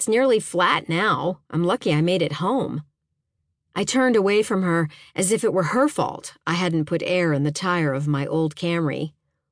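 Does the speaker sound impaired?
No.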